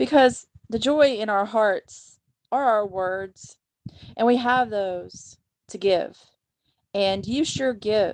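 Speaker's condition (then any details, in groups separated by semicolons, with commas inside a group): No condition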